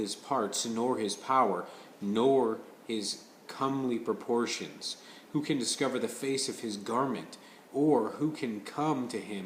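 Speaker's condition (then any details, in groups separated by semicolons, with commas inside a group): No condition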